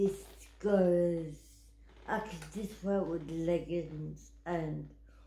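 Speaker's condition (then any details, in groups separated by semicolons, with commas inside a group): Cerebral palsy; wheelchair user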